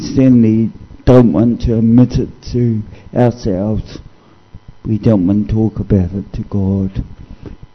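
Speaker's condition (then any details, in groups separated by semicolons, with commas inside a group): Cerebral palsy; discovered at age 2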